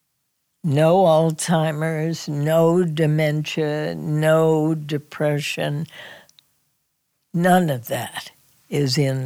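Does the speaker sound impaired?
Yes: spasmodic dysphonia; diagnosis took six years, made at Johns Hopkins by neurologist and otolaryngologist, basal ganglia signal fault; Botox injections into vocal cords once or twice a year, in Portland, Oregon; strange, strangled-sounding voice, vocal cords crunch down unnaturally.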